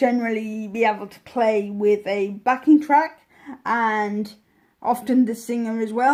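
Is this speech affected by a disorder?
Yes: cerebral palsy.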